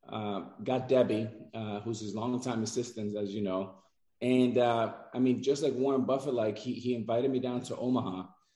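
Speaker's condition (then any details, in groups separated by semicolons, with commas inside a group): No condition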